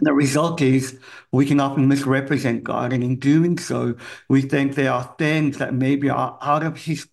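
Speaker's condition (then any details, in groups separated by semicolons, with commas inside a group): Cleft palate; congenital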